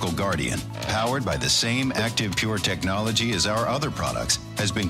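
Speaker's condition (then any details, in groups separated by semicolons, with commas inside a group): No condition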